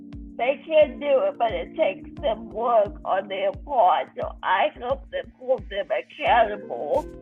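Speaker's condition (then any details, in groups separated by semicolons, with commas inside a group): Cerebral palsy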